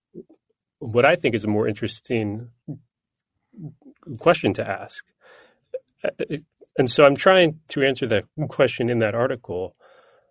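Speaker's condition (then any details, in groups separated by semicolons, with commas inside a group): Stuttering; no stuttering when singing, singing uses a different neural pathway; blocks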